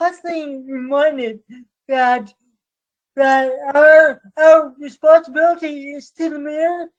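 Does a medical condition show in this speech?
Yes: cerebral palsy; from birth, affects movement.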